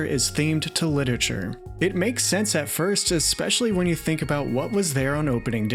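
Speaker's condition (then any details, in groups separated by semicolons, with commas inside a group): No condition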